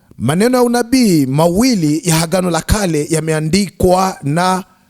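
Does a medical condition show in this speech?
No.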